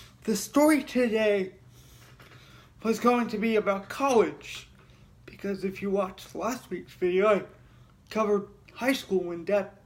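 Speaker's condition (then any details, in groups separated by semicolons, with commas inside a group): Cerebral palsy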